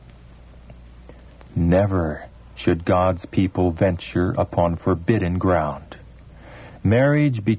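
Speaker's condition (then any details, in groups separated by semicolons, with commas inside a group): No condition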